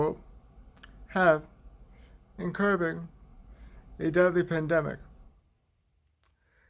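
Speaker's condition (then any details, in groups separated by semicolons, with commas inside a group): Cerebral palsy, spastic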